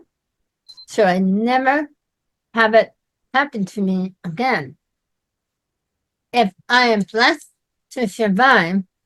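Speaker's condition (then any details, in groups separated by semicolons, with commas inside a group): Myasthenia gravis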